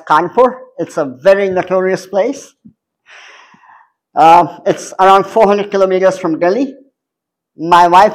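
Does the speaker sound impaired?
Yes: cleft palate; congenital cleft palate.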